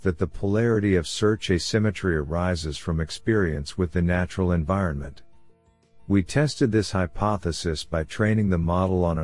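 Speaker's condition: No condition

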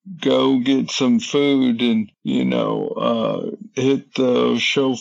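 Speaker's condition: Parkinson's disease, young-onset

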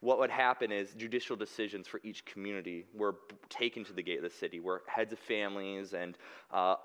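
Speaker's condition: No condition

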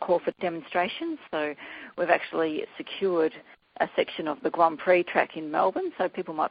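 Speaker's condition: No condition

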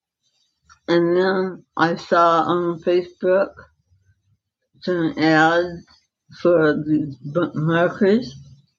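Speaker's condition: Dystonia; encephalitis at 4, secondary dystonia, almost no hand, arm use, left-side brain surgery at 17; slight speech impediment

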